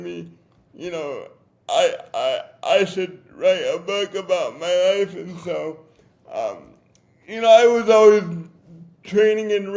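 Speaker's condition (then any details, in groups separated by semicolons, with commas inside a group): Cerebral palsy; difficult to talk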